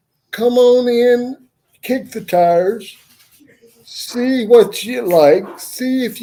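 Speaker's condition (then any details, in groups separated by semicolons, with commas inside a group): Cerebral palsy; uses wheelchair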